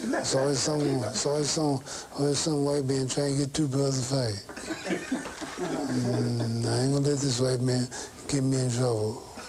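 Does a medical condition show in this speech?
Yes: Parkinson's syndrome; mild.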